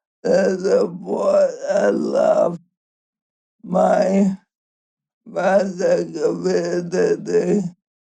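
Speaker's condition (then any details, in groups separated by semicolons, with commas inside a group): ALS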